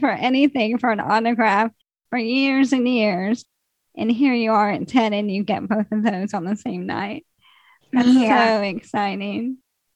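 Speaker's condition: ALS; described as dying

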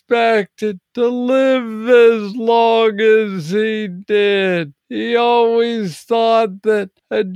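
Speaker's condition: Parkinson's disease, young onset

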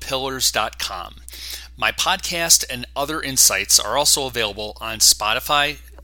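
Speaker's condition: No condition

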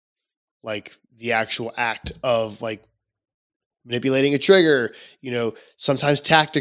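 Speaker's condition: No condition

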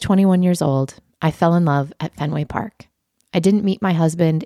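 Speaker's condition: No condition

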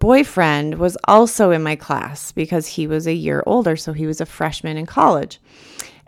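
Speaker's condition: No condition

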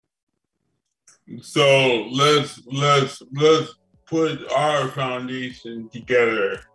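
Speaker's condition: Cerebral palsy; from birth

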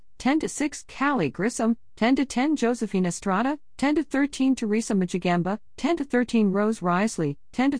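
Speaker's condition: No condition

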